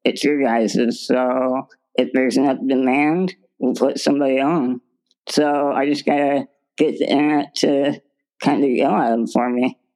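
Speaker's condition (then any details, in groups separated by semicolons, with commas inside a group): Spinal muscular atrophy; weighs 44 pounds, started medication to stop worsening about two months ago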